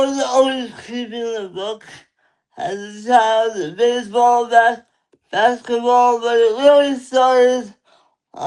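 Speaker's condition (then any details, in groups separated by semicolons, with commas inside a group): Cerebral palsy; lifelong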